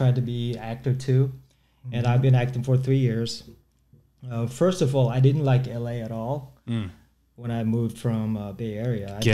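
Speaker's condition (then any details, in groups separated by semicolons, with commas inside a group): No condition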